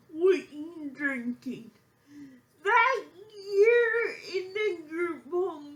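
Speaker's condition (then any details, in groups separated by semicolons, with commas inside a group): Physical speech impairment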